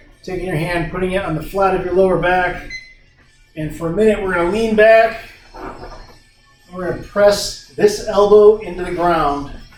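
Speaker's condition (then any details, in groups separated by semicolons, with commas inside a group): No condition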